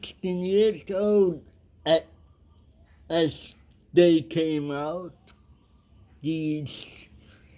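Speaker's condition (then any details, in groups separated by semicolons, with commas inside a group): Cerebral palsy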